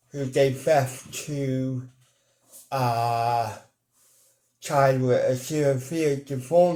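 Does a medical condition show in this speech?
Yes: cerebral palsy; mild, ataxic type.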